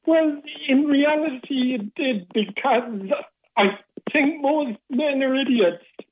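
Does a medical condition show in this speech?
Yes: Parkinson's disease; hand tremor first noticed about five years before diagnosis, diagnosed by neurologist; Zoom voice singing classes, tai chi and set dancing via Parkinson's Association during pandemic; speech difficulties during working years, phone calls hardest, ridiculed by client over speech.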